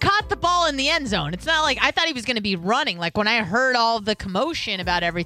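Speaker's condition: No condition

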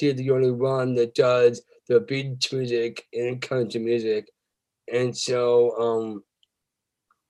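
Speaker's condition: Down syndrome

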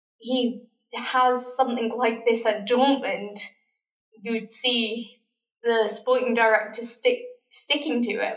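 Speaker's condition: Stutter, mild; slight stutter by own account, apologized for butchering a player's name pronunciation; repeated sounds

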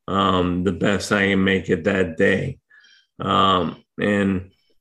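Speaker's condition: ALS; uses power wheelchair for mobility

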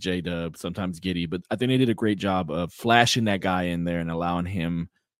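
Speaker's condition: No condition

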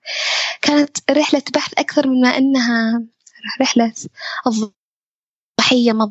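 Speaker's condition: Stuttering; stuttering since childhood, left primary school for four years, speech therapy and psychological therapy; about 85% controlled after speech and psychological therapy, not fully resolved; worse under psychological stress, presentations, upset or sadness, eases when stress drops, varies; repeated sounds, prolonged sounds

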